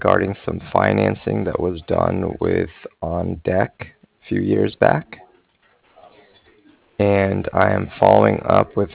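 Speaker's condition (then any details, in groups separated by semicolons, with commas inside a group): No condition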